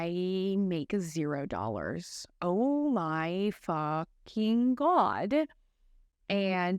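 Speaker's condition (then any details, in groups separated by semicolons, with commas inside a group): No condition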